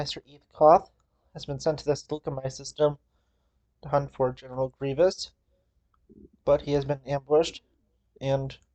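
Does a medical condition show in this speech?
No.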